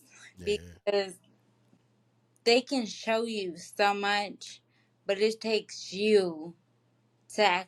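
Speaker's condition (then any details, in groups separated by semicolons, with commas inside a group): Traumatic brain injury; accident, injury at age 24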